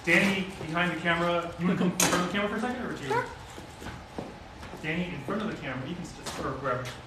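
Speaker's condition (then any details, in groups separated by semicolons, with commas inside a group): No condition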